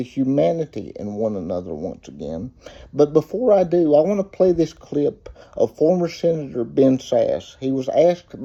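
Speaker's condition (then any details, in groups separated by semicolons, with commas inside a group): Cerebral palsy; uses wheelchair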